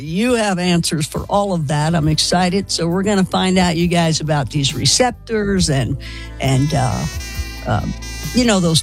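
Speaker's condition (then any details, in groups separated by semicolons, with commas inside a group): No condition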